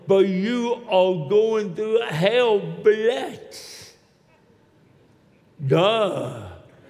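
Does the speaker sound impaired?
Yes: cerebral palsy; still talks funny.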